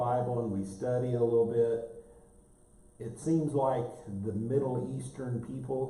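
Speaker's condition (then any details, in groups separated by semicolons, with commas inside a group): No condition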